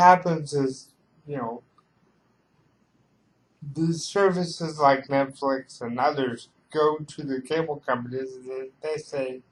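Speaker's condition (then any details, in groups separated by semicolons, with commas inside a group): Cerebral palsy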